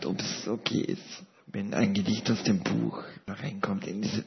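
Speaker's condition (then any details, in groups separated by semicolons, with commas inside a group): Paralysis with ventilator dependence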